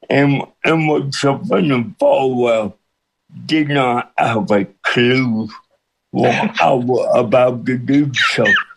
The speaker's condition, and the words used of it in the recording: Cerebral palsy. The moment I took to the pulpit, John, you know, about 5 minutes later, John really got into what I was saying.